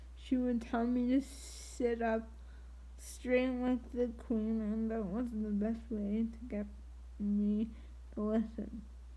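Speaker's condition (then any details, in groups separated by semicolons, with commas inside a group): Triplegic cerebral palsy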